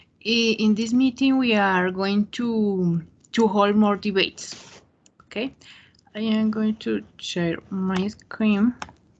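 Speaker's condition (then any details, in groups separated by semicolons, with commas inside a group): No condition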